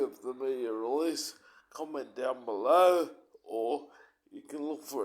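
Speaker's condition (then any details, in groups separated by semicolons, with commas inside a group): Cerebral palsy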